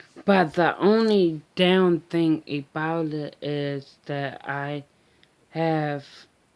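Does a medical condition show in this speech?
Yes: mild cerebral palsy.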